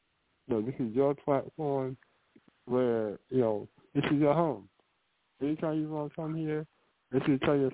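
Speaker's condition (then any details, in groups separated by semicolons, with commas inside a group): Muscular dystrophy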